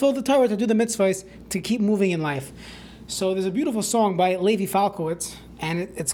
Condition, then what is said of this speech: None; typical speech.